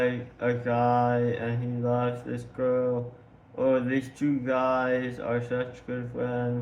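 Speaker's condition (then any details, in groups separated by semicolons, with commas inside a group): Tongue cancer surgery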